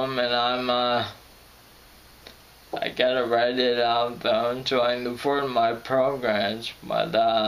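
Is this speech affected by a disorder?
Yes: Friedreich's ataxia.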